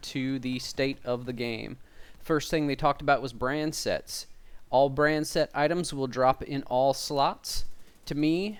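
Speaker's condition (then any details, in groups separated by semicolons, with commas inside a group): No condition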